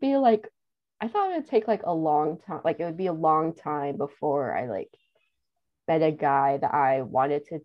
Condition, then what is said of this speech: None; typical speech.